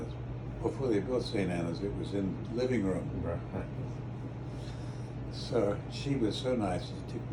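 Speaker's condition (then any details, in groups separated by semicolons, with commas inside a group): No condition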